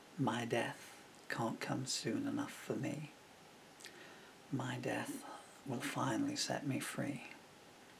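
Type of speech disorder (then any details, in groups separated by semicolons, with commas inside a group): Bulbar dysarthria; progressive bulbar palsy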